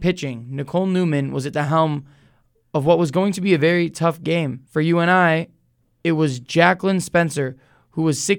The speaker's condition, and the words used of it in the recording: None; typical speech.